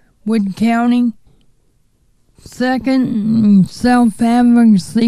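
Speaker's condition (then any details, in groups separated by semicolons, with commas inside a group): Cerebral palsy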